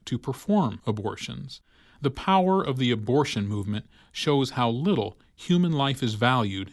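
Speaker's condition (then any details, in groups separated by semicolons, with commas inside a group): No condition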